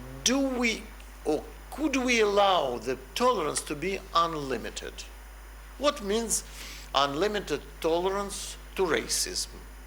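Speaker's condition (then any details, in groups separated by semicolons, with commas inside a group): No condition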